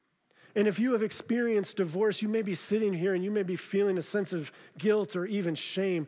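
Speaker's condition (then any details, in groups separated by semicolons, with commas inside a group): No condition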